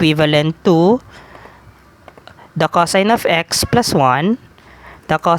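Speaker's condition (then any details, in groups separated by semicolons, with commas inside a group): No condition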